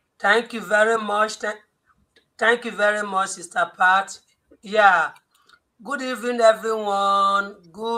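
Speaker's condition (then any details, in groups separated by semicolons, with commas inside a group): No condition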